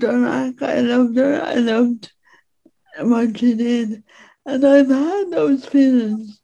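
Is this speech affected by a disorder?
Yes: speech impediment; finds writing easier than speaking.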